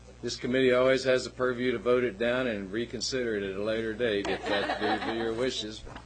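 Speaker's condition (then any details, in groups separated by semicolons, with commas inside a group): No condition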